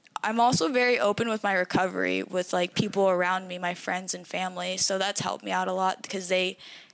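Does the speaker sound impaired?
No.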